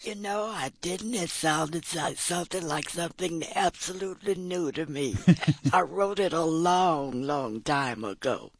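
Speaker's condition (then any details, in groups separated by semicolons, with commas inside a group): Vocal cord paralysis, tracheotomy; audible hissing when speaking, must close tube with finger to talk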